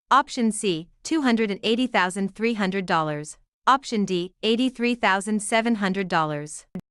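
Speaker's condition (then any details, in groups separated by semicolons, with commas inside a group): No condition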